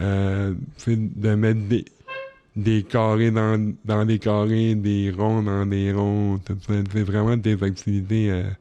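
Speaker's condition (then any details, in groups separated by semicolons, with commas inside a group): Cerebral palsy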